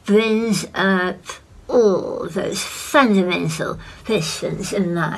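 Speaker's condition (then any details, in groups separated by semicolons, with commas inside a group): Head and neck cancer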